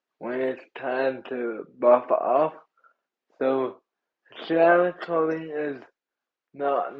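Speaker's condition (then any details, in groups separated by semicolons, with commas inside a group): Cerebral palsy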